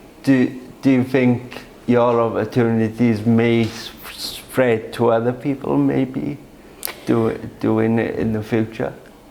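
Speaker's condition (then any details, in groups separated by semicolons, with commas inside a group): Cerebral palsy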